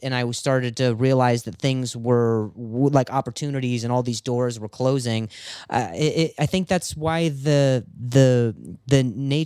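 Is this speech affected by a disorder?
Yes: stutter after injury; acquired after being hit, present since hospital stay, vocal polyps from glottal attacks, severe relapse 2019; largely resolved after many remedial therapies, mostly fluent, speaks near speed of thought; initially vocal staccato, hard glottal attacks, long blocks, word substitution, none when talking to self; here repeated sounds, repeated words.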